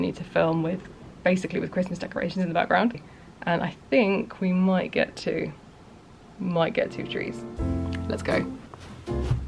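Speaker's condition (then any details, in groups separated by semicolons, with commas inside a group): No condition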